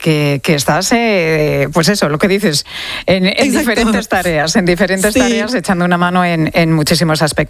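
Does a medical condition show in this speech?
No.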